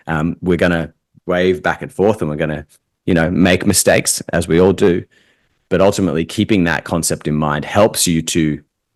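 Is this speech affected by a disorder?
No.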